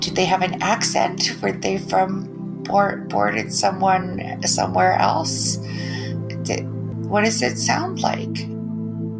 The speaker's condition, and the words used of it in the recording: Aphasia. And and it's not until I speak um, start talking that I remember that it's difficult for me to get